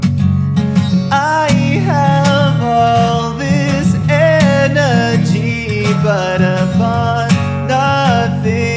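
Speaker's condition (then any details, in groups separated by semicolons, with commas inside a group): No condition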